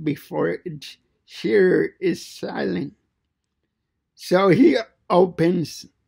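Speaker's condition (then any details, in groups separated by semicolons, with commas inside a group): Cerebral palsy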